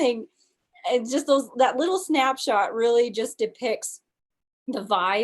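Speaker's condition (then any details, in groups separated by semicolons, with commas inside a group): No condition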